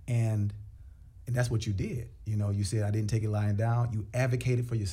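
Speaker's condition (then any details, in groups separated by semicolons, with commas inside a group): No condition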